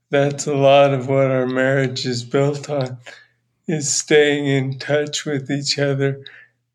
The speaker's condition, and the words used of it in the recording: Parkinson's disease. Well, I think you can hear right now from his voice, there's so many different challenges in Parkinson's, so